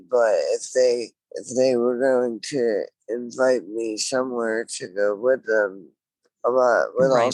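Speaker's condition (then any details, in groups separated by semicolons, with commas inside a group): Traumatic brain injury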